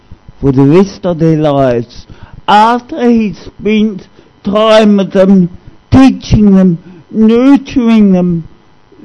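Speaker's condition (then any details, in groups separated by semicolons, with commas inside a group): Cerebral palsy; discovered at age 2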